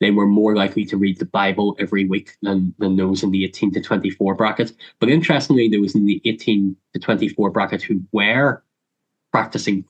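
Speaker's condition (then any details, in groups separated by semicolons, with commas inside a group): Cleft lip and palate; congenital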